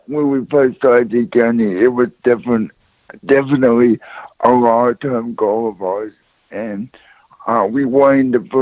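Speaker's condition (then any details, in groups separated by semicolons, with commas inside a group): Cerebral palsy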